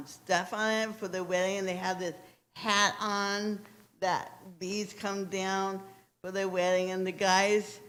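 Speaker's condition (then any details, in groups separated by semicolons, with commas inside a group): Cerebral palsy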